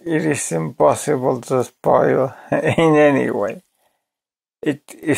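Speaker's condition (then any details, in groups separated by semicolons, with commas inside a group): ALS; voice severely damaged, hard to understand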